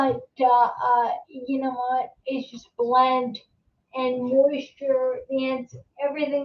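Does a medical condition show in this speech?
Yes: multiple sclerosis; secondary progressive.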